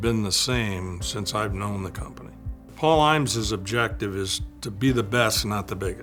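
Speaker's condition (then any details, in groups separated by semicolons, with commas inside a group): No condition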